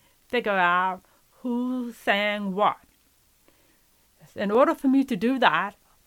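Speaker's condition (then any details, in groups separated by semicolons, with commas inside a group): Profound deafness; learned to speak with speech therapist help, therapy in elementary and high school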